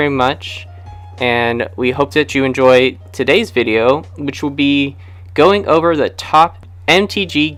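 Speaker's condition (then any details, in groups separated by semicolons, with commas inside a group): No condition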